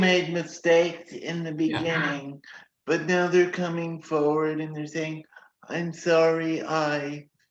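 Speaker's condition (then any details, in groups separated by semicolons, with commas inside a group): Cerebral palsy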